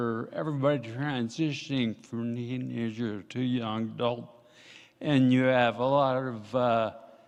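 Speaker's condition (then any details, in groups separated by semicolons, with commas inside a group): Ataxia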